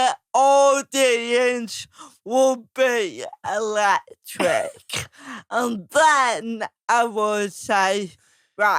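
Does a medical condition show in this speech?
Yes: cerebral palsy; speech therapy as child.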